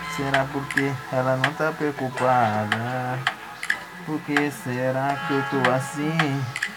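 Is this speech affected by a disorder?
No.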